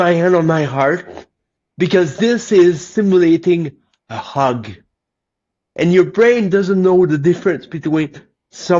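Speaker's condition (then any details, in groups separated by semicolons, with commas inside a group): Cerebral palsy; lifelong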